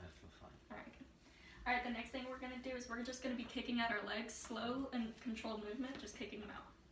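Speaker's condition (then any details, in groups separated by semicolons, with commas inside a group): No condition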